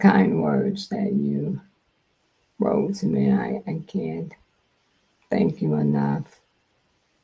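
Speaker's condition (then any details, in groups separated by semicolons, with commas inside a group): Multiple sclerosis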